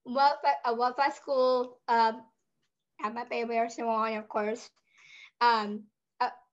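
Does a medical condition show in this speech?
Yes: Down syndrome; adult with down syndrome; 22 years old; may be hard to follow for unfamiliar listeners, read most answers from a prepared script.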